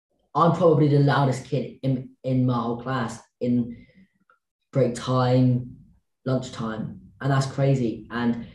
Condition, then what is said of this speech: Stuttering. Like you don't really expect a stammer like mine or yours.